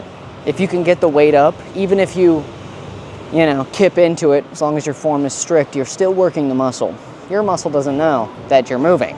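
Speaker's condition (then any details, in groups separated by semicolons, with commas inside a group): No condition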